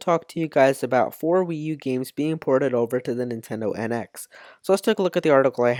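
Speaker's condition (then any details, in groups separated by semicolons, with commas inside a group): No condition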